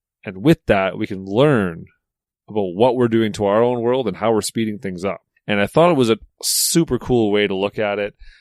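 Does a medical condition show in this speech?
No.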